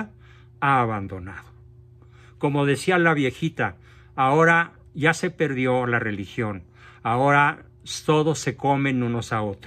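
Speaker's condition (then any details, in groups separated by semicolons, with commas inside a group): No condition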